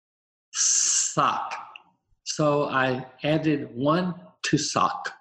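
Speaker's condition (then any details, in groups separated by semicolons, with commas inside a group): Aphasia, apraxia, dysarthria after stroke; motor apraxia, dysarthria from stroke, lost reading and writing, doctors said would never talk; initially mute, plans each sentence, interruption loses it, mistaken for drunk, carries aphasia card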